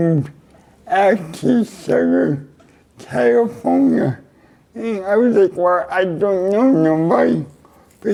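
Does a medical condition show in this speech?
Yes: cerebral palsy.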